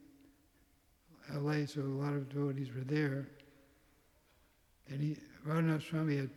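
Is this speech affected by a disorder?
Yes: Parkinson's; tremor.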